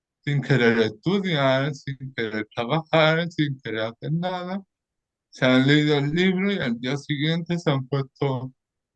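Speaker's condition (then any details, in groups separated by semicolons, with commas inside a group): Cerebral palsy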